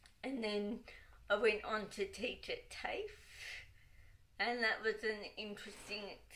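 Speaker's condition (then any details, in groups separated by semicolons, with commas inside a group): Cerebral palsy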